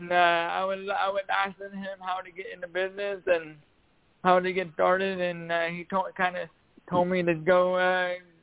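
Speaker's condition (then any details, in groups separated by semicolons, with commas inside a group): Cerebral palsy; spanish speaker with limited english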